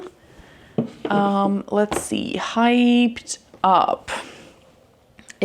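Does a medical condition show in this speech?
No.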